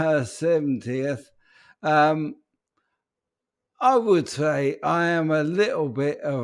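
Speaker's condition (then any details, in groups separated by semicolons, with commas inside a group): ALS; speech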